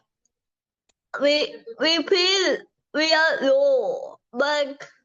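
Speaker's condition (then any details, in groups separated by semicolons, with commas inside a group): Cerebral palsy; from birth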